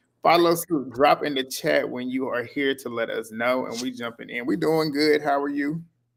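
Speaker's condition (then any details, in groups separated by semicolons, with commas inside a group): No condition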